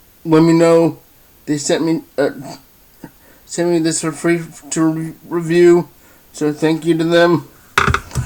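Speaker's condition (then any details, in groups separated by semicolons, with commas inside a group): Cerebral palsy, spastic diplegia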